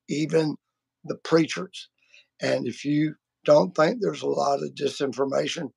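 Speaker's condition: Vocal cord surgery; multiple vocal cord surgeries

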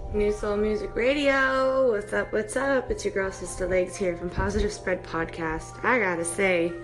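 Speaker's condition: No condition

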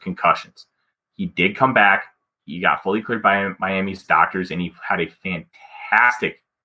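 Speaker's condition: No condition

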